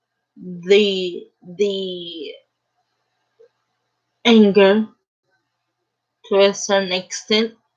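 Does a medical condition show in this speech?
Yes: cerebral palsy; uses a wheelchair.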